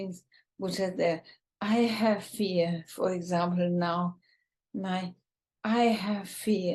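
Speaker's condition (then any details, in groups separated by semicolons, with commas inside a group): ALS, bulbar form, bulbar onset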